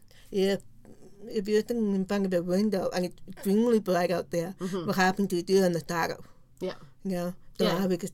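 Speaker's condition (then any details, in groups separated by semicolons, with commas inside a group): Profound deafness; profound deafness left ear, total deafness right ear, diagnosed age 3, hearing aid, no cochlear implant; wears hearing aid, which helps, gets some noise, relies on lip-reading for words to make sense; learned to speak and lip-read in early oral pre-preschool program, encouraged to speak, mainstreamed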